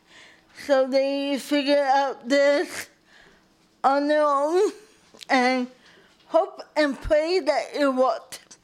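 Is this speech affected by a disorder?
Yes: cerebral palsy; diagnosed at 9 months after unable to sit properly, likened to stroke before birth, uses wheelchair.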